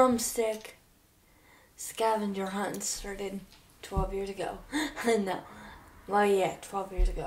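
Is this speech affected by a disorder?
Yes: cerebral palsy.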